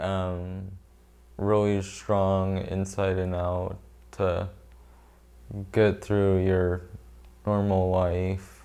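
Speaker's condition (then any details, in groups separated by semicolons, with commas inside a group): Brain injury; very hard to talk, relearned speech, uses stop-and-breathe strategy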